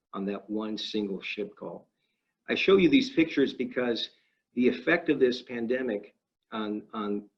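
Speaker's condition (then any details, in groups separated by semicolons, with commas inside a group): No condition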